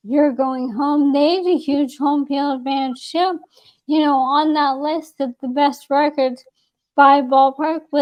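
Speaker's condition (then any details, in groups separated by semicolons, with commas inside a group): ALS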